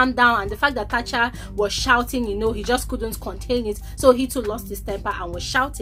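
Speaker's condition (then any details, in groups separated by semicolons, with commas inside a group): No condition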